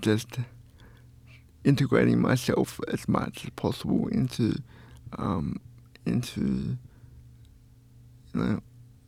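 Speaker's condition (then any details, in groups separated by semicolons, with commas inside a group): Cerebral palsy; lifelong wheelchair user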